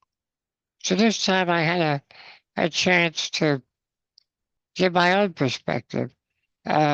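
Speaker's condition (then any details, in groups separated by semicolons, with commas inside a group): Spinal muscular atrophy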